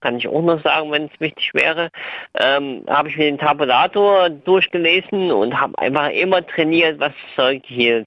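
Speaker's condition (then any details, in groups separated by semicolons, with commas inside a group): Cleft lip and palate, cleft lip, jaw and palate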